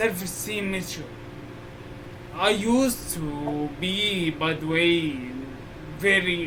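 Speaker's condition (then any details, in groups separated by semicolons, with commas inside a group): Multiple sclerosis; poor motor skills; slurred speech, previously normal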